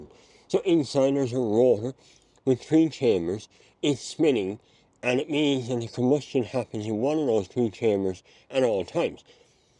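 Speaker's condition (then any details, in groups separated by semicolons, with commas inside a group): Mouth cancer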